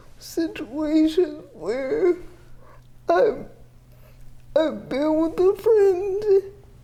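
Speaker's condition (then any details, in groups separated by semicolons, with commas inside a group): Cerebral palsy, severe; quadriplegia with athetoid component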